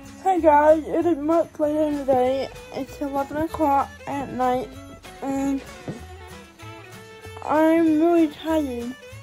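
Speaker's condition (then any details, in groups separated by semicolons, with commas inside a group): Cerebral palsy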